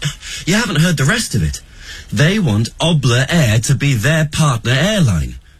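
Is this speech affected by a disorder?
No.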